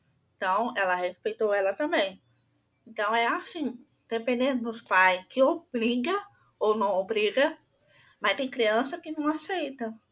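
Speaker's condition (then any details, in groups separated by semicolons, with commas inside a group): Deafness; congenital, maternal rubella, profound one ear, severe other, hearing aid from 4, no cochlear implant; oralized, uses hearing aid, hears better with severe-loss ear, sign language first language; no speech before diagnosis, only pointing, learned speech with hearing aid and speech therapy, early words incorrect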